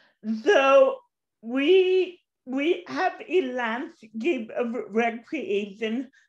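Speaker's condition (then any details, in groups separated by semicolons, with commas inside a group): Cerebral palsy; since birth, walks with walker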